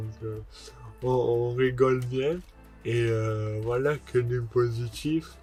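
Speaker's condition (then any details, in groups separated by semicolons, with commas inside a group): Dystonia; oxygen loss at birth, poor fine motor control; present since birth; speech difficulties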